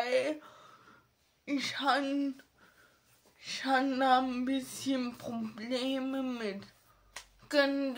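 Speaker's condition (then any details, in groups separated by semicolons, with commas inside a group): Ataxia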